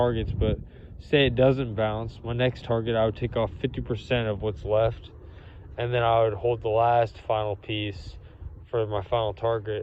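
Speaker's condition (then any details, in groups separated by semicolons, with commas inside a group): No condition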